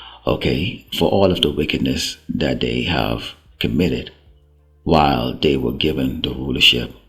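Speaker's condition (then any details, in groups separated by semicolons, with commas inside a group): No condition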